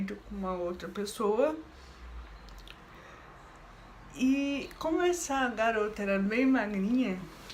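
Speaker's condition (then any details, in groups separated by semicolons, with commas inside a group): Cerebral palsy; right hemiparesis with dystonia, oxygen lack after birth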